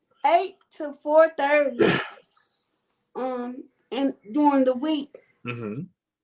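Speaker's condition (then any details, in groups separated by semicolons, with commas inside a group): Cerebral palsy; quadriplegic type, all four limbs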